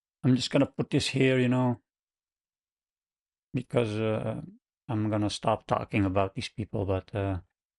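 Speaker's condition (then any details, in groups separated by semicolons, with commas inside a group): No condition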